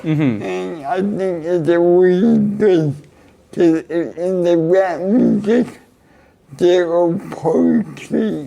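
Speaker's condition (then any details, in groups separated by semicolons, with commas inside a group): Cerebral palsy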